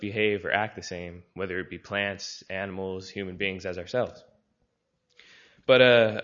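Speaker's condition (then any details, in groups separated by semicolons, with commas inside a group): No condition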